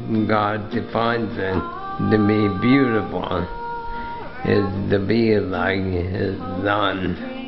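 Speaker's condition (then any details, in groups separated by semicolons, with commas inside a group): ALS; affects speech and breathing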